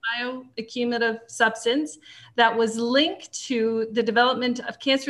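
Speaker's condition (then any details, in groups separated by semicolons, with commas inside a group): No condition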